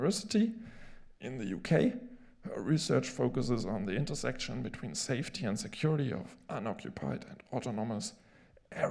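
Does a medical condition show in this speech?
No.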